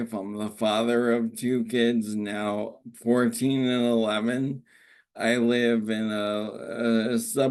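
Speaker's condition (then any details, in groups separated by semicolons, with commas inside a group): ALS; normal a year ago, no longer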